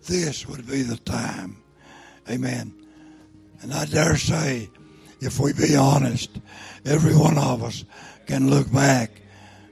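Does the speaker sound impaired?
Yes: throat cancer, lost vocal cord; kept trying to preach with no voice.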